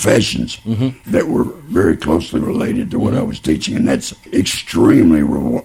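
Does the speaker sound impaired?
Yes: laryngeal cancer; laryngeal cancer following lung cancer diagnosed 2006, later lesions in mouth and one on neck, about 12 years.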